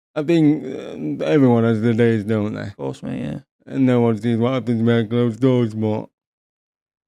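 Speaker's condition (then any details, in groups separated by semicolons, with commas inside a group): Paralysis after childhood accident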